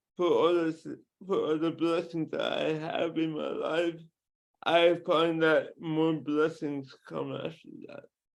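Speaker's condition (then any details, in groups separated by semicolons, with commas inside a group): Cerebral palsy; from birth; speech impediment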